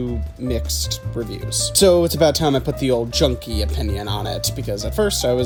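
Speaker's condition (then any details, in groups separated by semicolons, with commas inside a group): No condition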